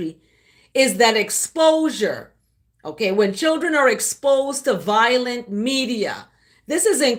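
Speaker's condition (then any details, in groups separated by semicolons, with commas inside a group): No condition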